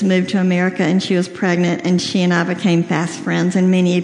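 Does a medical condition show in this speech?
Yes: cleft lip and palate, severe.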